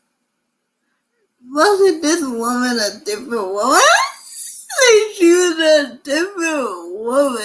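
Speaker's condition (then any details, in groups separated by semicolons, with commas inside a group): Cerebral palsy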